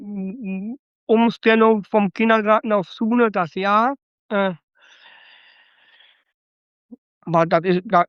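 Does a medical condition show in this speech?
Yes: Down syndrome; trisomy 21, congenital, suspected on ultrasound two days before birth, born by caesarean at St. Vinzenz Krankenhaus Datteln; age 26, some limitations, lives well with it, attended early intervention (Frühförderstelle).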